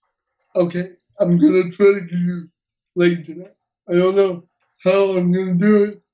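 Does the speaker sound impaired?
Yes: cerebral palsy; uses wheelchair.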